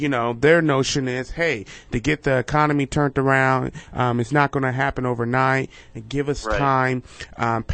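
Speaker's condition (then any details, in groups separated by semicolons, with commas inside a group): No condition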